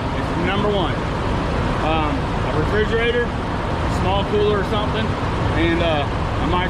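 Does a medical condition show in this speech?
No.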